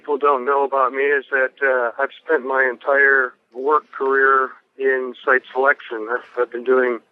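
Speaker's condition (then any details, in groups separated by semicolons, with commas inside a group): No condition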